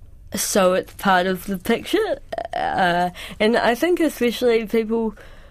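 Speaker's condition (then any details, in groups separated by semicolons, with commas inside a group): Cerebral palsy; cerebral palsy since childhood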